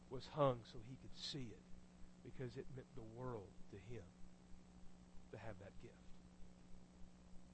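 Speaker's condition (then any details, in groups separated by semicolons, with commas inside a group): No condition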